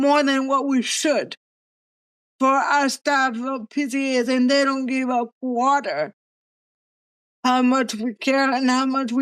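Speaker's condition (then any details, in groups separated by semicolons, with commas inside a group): Cerebral palsy; present from birth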